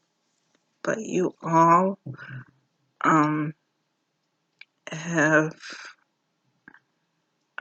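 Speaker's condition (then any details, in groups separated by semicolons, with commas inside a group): Cerebral palsy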